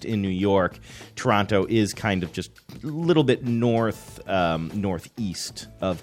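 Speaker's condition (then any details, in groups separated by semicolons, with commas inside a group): No condition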